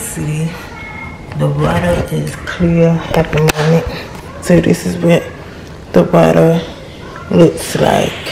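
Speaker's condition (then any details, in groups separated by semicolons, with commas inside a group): Cerebral palsy; from birth, left leg affected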